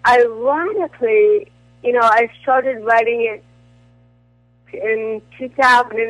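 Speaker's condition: Cerebral palsy; visible disability, spinal cord surgery C1 to C7, titanium neck

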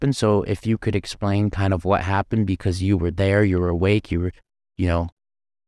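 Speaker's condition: No condition

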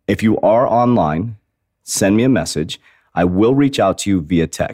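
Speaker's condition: No condition

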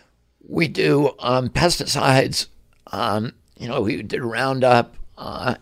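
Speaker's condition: Spasmodic dystonia; voice affected

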